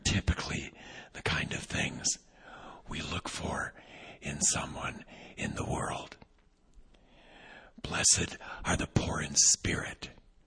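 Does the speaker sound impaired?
Yes: vocal cord paralysis, unilateral.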